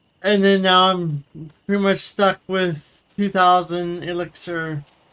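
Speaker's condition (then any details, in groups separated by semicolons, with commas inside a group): Cerebral palsy; wheelchair user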